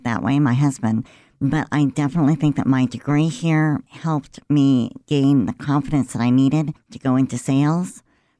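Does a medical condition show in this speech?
Yes: cleft lip and palate; congenital.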